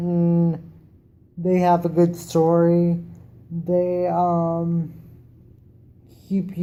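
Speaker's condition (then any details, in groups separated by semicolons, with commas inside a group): Cerebral palsy; wheelchair user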